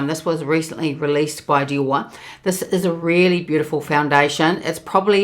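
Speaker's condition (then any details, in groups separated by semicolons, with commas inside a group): No condition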